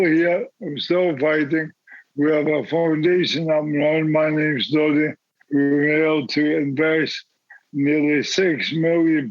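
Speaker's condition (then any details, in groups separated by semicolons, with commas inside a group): Motor neurone disease; still able to speak, eat and drink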